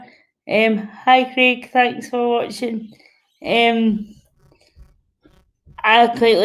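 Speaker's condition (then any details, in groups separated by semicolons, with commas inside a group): Cerebral palsy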